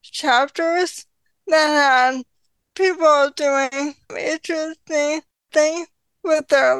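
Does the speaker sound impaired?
Yes: ALS; diagnosed at age 33, slower progression than expected, power in legs not arms; about 8 years since diagnosis, responds to gentle careful strength-building exercise.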